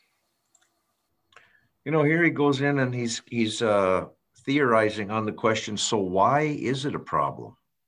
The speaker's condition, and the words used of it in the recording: None; typical speech.